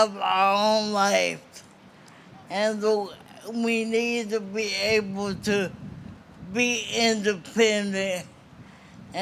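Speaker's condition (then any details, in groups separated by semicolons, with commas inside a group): Cerebral palsy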